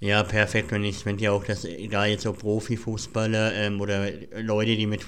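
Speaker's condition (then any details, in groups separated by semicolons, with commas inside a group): Cleft palate; cleft palate present since childhood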